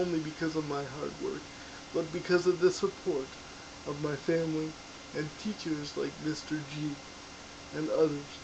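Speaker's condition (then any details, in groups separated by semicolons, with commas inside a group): Cerebral palsy; diagnosed in infancy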